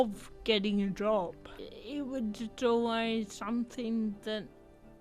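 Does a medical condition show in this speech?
Yes: athetoid cerebral palsy; athetoid cerebral palsy, from birth, wheelchair; voice slightly affected.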